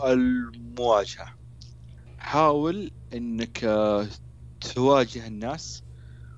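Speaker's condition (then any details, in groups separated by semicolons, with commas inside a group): Stuttering; control program at Irada Club, then program with speech therapist, past relapses; prolonged sounds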